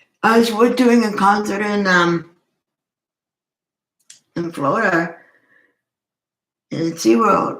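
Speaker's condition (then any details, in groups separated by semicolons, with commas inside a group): Cerebral palsy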